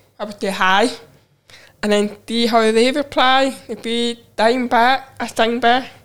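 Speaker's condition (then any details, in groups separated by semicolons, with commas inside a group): Profound deafness, cochlear implant; learned to listen through implant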